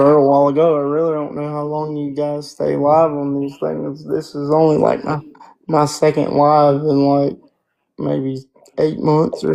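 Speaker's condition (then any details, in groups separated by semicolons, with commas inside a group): Spastic quadriplegic cerebral palsy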